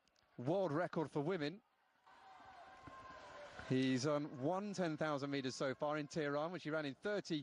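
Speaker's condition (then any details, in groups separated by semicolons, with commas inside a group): No condition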